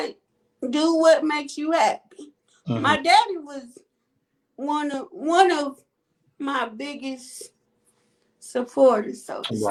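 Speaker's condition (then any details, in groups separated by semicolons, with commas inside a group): Cerebral palsy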